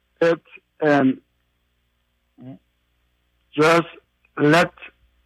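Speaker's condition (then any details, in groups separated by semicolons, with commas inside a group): Aphasia after stroke; stroke about six years ago, aphasia began four years after stroke; knows the word but cannot say it, hard speaking, singing a song very difficult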